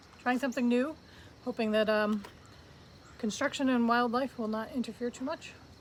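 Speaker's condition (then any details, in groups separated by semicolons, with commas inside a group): No condition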